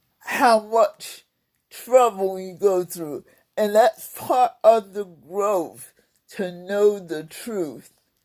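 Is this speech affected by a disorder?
Yes: cerebral palsy; several unnoticed strokes.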